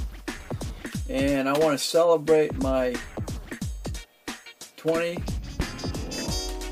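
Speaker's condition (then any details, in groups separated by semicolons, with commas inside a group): No condition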